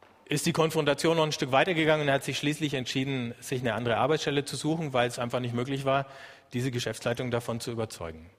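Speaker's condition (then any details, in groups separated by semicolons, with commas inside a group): No condition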